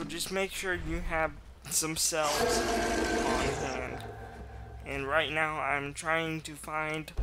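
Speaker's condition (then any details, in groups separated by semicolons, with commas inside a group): Cerebral palsy, mild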